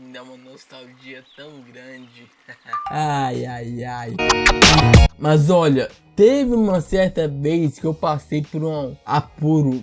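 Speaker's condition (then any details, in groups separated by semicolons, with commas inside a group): Cerebral palsy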